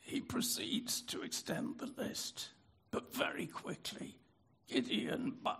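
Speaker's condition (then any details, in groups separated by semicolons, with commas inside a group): Spasmodic dysphonia; speaking hard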